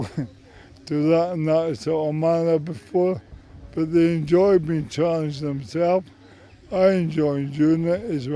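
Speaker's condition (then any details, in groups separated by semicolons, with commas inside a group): MND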